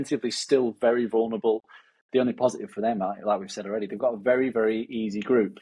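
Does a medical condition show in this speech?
No.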